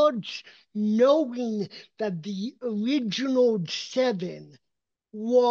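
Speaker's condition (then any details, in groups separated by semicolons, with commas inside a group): Cerebral palsy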